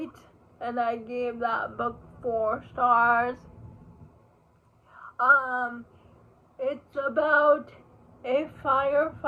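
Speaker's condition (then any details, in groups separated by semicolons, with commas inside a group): Cerebral palsy; uses wheelchair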